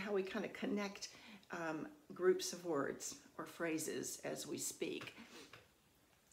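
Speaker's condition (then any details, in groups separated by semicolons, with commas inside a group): No condition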